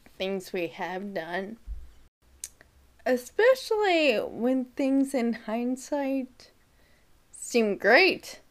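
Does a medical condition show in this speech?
Yes: Friedreich's ataxia; wheelchair user.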